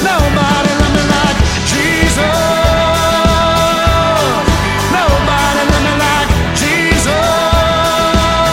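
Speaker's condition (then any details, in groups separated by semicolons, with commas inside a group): No condition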